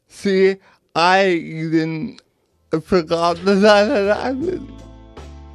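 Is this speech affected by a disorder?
Yes: cerebral palsy; power wheelchair user, personal support worker 6 hours weekly, mother toilets, washes, cooks, dresses, drives; needs daily personal support, help getting up every morning.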